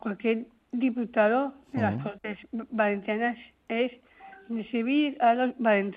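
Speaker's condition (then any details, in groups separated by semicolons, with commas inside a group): Down syndrome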